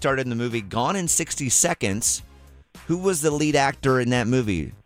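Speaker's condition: No condition

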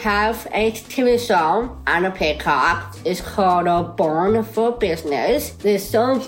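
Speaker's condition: Down syndrome; congenital

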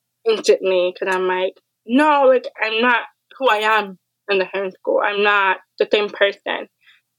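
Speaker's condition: Deafness; acquired deafness, onset age four, caused by accident; speech affected in childhood, could not speak after deafness, bullied over speech

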